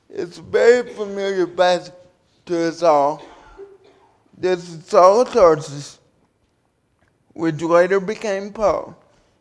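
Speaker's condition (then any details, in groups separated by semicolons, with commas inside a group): Cerebral palsy; 37 years since onset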